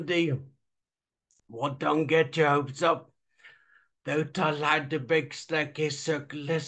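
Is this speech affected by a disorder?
Yes: traumatic brain injury.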